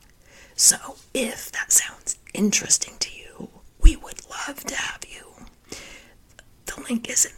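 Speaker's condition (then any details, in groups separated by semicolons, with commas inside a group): Spasmodic dysphonia; linked by speaker to stress and overwhelm from previous years; voice sounds like laryngitis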